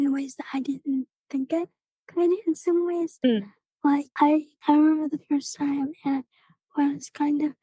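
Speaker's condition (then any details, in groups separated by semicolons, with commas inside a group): Cerebral palsy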